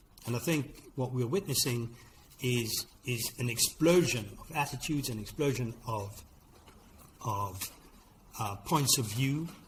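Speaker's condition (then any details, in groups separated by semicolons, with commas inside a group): No condition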